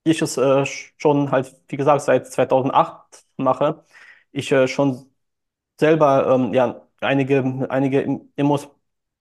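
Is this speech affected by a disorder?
Yes: stuttering; since childhood, hard in childhood, youth, school and nearly all speaking situations; compensates by outsourcing phone calls, social media and texting, speaks on stage; speech hangs at times, part-word repetitions; here repeated words, prolonged sounds.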